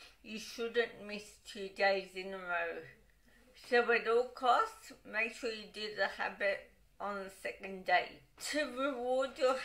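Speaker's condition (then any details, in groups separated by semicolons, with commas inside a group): Cerebral palsy, dystonic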